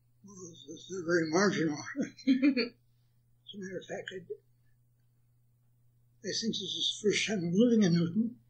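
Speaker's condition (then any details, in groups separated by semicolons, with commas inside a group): Parkinson's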